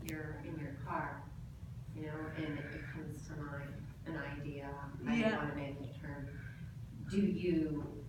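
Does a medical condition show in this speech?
No.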